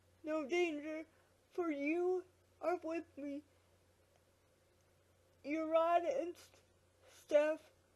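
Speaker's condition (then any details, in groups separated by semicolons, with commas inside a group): Quadriplegic cerebral palsy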